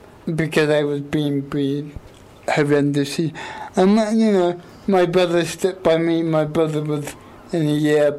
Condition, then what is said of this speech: Cerebral palsy. I think I'm understandable, but it's obvious that I got a speech impediment.